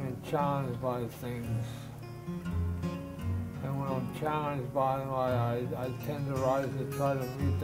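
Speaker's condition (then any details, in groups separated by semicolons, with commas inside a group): Traumatic brain injury; severe, affects standing and walking; ongoing physical therapy, now stands independently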